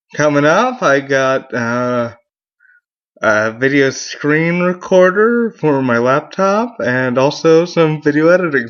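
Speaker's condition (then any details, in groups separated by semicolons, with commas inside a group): Cerebral palsy; mild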